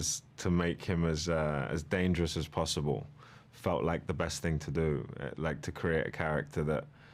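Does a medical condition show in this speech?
No.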